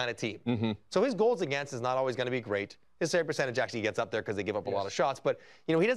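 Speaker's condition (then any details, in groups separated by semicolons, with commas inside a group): No condition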